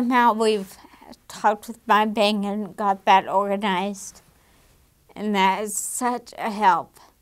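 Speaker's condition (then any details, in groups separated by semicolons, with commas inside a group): Damaged diaphragm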